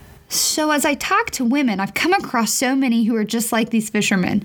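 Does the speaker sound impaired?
No.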